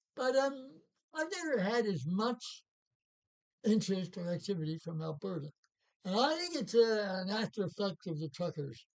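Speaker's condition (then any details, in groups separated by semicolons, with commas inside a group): Parkinson's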